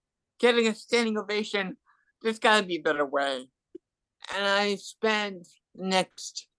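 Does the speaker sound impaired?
Yes: cerebral palsy and hearing loss; adult.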